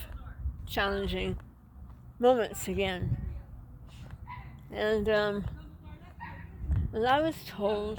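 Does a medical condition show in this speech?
Yes: traumatic brain injury; trouble talking.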